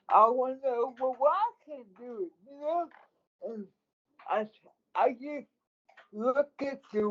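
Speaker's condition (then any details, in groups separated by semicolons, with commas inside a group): Cerebral palsy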